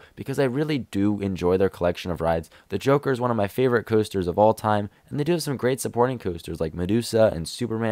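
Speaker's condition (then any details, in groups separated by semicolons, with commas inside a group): No condition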